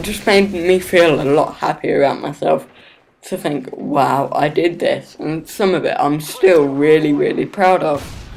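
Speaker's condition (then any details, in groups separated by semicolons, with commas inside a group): Cerebral palsy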